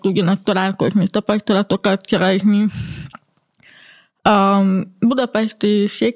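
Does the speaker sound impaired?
Yes: hearing impairment; used speech-to-text interpreter in university lectures, colleague helps when not understanding in groups.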